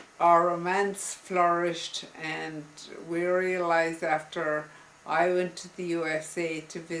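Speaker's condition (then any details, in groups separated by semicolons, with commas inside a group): Multiple sclerosis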